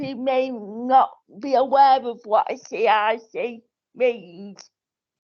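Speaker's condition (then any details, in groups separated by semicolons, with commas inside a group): Cerebral palsy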